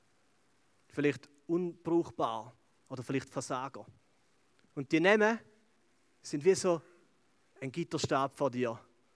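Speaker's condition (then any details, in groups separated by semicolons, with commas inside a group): No condition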